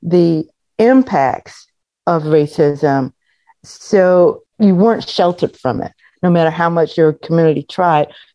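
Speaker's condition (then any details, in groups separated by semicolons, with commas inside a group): No condition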